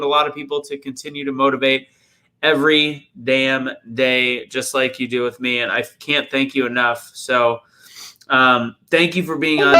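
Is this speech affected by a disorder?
No.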